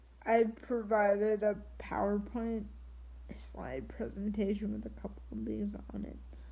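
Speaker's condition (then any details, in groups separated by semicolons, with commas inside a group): Triplegic cerebral palsy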